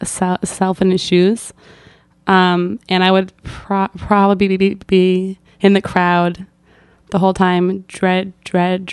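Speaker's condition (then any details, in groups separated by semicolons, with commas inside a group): Stuttering; therapy over past 3 years: fluency shaping, stuttering modification, voluntary stuttering, subway talks with strangers; stuttering during recording, long repetitive stutter, pauses and takes a breath; big blocks, stops and exhales during blocks, often anticipates stutter before words; repeated sounds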